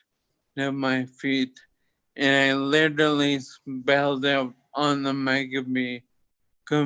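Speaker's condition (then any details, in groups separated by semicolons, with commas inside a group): Toxic leukoencephalopathy, locked-in syndrome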